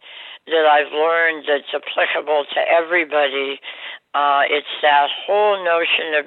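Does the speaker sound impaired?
Yes: oral cancer surgery; oral cancer under tongue, recurred, tongue and neck nodes removed, jaw surgery, bar removed, reconstruction declined; seven-week radiation stopped speech and eating, radiation may affect vocal cords, Michigan surgeon unsure of voice.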